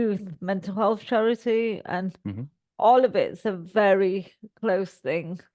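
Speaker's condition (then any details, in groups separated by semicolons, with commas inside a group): Cerebral palsy; all four limbs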